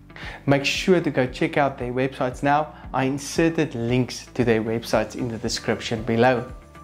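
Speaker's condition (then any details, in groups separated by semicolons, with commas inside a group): No condition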